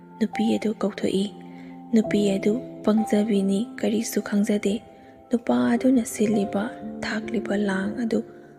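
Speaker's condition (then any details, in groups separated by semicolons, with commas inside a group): No condition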